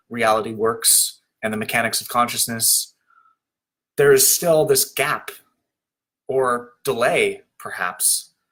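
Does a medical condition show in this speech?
No.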